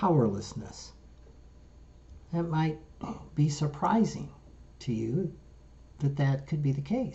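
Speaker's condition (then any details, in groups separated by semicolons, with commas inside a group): No condition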